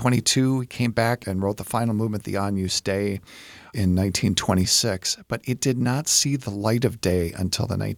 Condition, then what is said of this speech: None; typical speech.